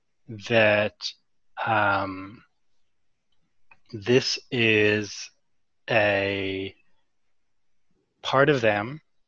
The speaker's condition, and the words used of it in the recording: Stuttering. And so when I stutter, it sort of throws a wrench in all of that, right?